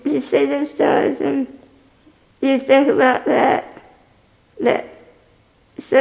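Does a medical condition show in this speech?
Yes: spinal muscular atrophy type 2.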